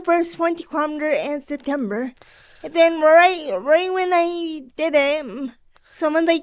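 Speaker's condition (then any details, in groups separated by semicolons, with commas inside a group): Cerebral palsy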